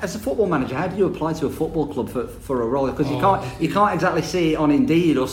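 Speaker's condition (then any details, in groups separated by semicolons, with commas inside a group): No condition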